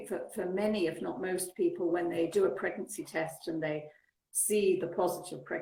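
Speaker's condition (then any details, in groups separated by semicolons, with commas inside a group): No condition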